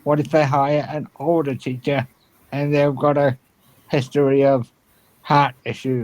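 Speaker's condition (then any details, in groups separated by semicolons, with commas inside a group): Cerebral palsy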